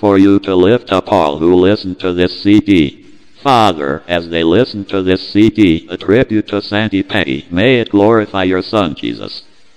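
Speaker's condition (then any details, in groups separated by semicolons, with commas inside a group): Cerebral palsy, speech-generating device; brain injury at birth from lack of oxygen, cannot walk, uses wheelchair; speech impediment, own speech hard to understand, uses speech synthesizers, deck talk programmed to sing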